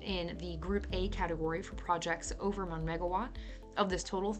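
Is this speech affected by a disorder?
No.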